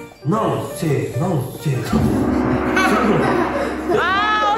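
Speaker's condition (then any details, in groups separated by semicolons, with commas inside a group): No condition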